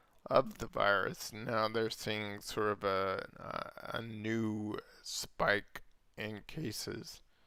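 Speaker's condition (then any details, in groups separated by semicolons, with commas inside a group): Multiple sclerosis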